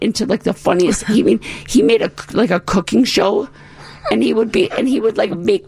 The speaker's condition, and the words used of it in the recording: Vocal cord paralysis. Yes, I have a paralyzed vocal cord and there's some residual issues, but I mean, I'm pretty great.